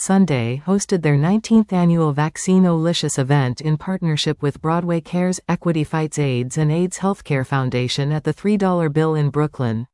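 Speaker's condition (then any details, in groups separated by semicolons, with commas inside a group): No condition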